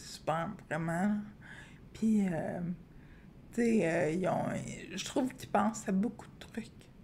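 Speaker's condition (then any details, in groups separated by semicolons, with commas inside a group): Friedreich's ataxia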